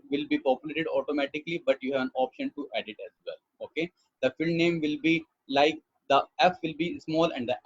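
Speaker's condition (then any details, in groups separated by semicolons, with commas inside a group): No condition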